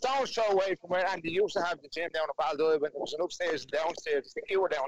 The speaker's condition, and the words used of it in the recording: None; typical speech.